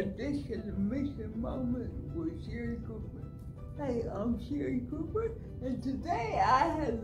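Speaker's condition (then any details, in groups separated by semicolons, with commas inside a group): Cerebral palsy; speech impairment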